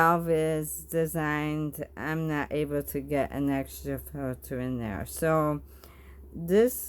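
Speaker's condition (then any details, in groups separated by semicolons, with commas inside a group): Bulbar ALS; bulbar onset; forgets to swallow while talking, saliva sprays, some drooling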